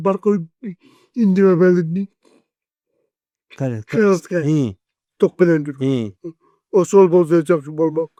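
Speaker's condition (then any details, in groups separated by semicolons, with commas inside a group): Cerebral palsy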